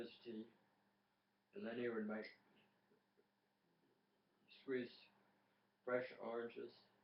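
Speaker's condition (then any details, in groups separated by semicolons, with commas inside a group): Tongue cancer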